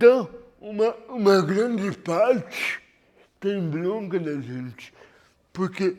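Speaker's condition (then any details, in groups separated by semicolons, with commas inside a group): Cerebral palsy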